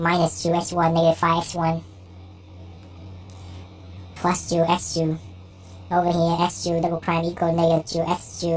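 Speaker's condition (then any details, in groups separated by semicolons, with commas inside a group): No condition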